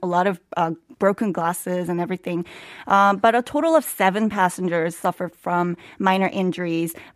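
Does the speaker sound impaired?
No.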